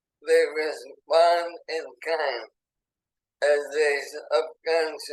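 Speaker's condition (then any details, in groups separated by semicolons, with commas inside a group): ALS; burning in lungs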